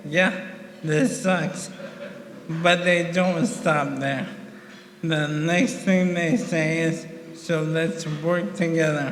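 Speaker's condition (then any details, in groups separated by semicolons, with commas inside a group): ALS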